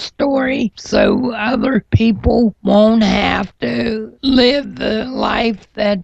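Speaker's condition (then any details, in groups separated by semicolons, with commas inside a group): Cerebral palsy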